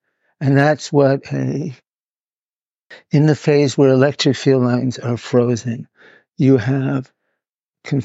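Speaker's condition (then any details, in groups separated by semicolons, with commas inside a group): Parkinson's; hidden in early stages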